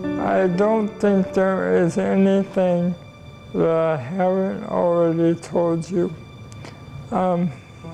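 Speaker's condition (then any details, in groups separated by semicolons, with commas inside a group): ALS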